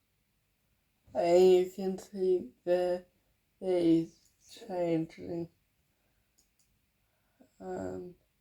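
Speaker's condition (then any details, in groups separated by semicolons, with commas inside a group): Cerebral palsy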